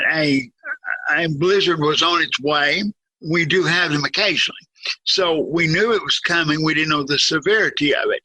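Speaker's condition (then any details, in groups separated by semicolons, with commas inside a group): Cerebral palsy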